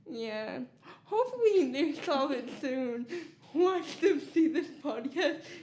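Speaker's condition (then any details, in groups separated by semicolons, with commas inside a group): Cerebral palsy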